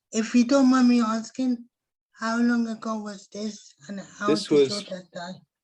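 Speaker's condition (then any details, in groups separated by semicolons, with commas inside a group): Cerebral palsy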